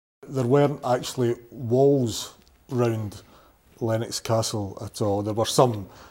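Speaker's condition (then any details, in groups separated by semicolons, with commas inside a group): No condition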